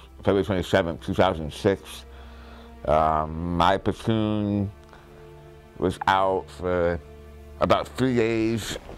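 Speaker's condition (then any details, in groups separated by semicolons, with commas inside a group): Traumatic brain injury, partial tongue loss; combat blast, lost 60% of tongue, jaw and tongue rebuilt; about 35 surgeries; feeding tube after injury, speech therapy, now eating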